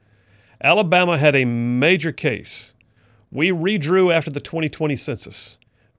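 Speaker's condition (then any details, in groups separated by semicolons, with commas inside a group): No condition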